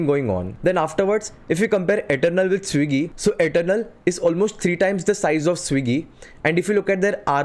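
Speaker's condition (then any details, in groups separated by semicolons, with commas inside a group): No condition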